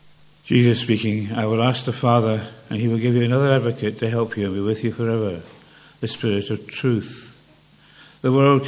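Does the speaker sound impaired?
Yes: Parkinson's; speech less clear than before for some years; has learned to manage speech more carefully, invites listeners to flag anything unclear.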